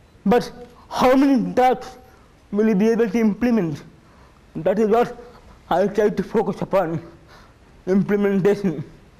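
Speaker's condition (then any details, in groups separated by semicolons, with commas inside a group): Cerebral palsy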